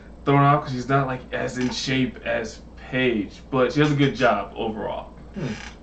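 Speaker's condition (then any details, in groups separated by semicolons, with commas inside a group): No condition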